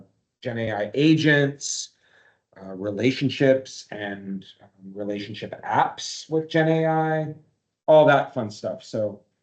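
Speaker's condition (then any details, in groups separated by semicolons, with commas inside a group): No condition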